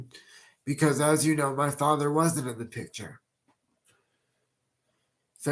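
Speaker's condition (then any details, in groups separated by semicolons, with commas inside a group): Cerebral palsy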